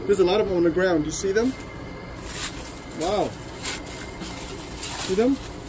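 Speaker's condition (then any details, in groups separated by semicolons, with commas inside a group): No condition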